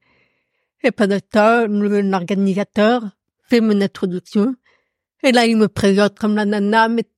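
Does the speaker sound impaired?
Yes: profound deafness; noticeable to everyone.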